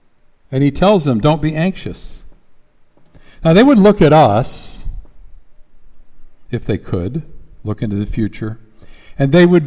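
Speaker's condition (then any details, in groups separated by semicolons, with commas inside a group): No condition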